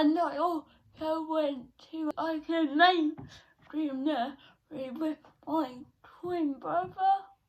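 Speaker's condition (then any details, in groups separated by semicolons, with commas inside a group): Cerebral palsy; not quadriplegic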